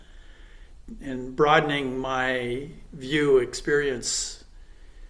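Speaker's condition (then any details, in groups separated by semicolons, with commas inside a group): No condition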